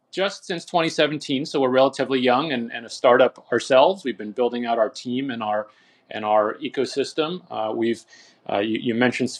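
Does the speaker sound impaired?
No.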